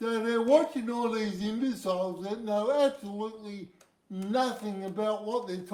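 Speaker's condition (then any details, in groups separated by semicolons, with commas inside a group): Cerebral palsy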